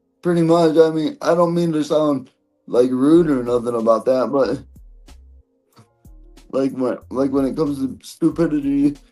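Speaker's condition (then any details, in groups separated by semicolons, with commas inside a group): Cerebral palsy; present from birth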